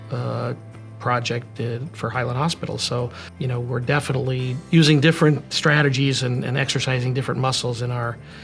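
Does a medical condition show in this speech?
No.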